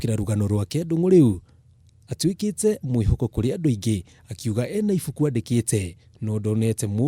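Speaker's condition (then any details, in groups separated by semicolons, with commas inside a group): No condition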